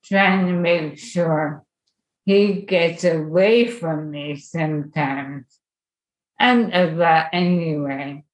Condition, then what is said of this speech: ALS (motor neuron disease). I, I have two grandsons I want to remember me, and I don't want them to necessarily remember this voice.